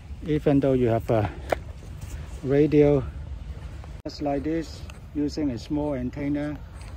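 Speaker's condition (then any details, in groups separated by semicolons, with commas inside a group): No condition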